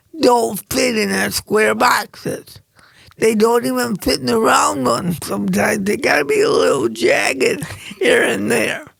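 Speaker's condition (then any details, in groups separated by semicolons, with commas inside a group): Cerebral palsy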